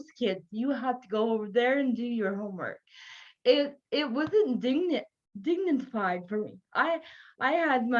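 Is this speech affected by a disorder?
Yes: cerebral palsy.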